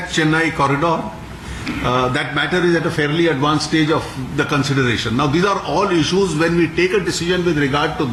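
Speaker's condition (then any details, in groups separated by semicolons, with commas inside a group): No condition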